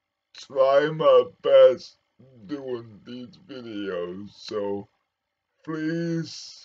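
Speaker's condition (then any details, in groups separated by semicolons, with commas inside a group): Cerebral palsy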